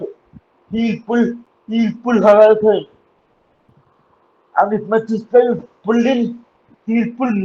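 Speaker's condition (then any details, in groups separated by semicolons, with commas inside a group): Cerebral palsy; uses wheelchair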